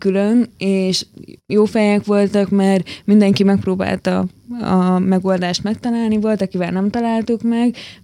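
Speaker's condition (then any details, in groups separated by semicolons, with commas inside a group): Hearing loss, hard of hearing, hearing aids; quiet child, started speaking late, recited nursery rhymes poorly in kindergarten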